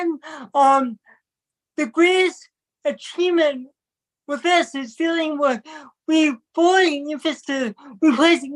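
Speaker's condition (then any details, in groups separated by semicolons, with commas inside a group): Cerebral palsy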